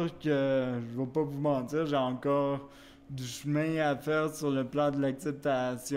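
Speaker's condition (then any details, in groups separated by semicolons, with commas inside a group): Cerebral palsy; wheelchair use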